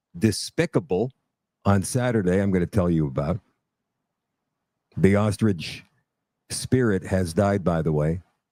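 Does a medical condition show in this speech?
No.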